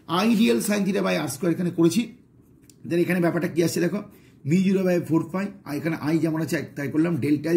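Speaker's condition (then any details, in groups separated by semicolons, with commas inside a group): No condition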